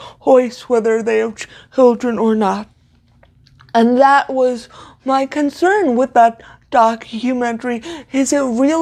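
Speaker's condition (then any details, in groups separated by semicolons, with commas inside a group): Cerebral palsy, severe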